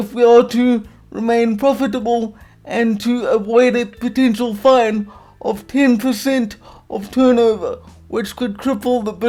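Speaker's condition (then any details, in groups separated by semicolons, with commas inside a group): Quadriplegic cerebral palsy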